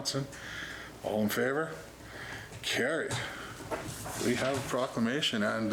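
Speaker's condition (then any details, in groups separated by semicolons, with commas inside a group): No condition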